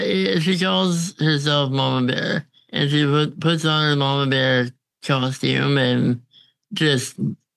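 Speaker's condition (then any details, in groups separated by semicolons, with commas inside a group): Congenital muscular dystrophy; diagnosed at 6 months, chronically physically disabled, doctor predicted inability to thrive; uses ventilator, goes out downtown independently with ventilator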